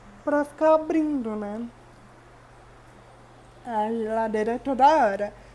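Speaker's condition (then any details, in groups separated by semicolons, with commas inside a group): Cerebral palsy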